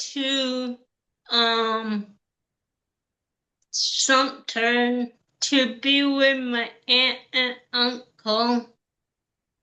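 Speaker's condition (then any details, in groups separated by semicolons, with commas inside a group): Cerebral palsy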